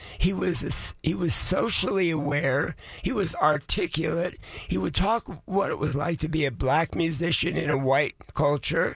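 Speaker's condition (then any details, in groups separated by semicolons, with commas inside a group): Voice changed after vocal cord surgery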